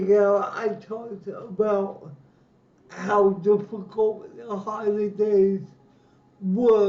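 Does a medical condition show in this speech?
Yes: cerebral palsy; lifelong.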